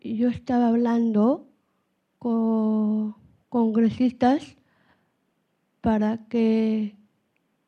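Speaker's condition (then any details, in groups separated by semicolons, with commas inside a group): Down syndrome; speaks Spanish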